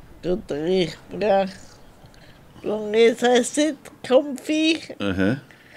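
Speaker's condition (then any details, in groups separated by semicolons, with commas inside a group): Multiple sclerosis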